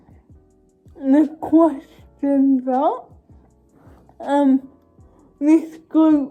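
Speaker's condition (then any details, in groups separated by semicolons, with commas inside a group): Cerebral palsy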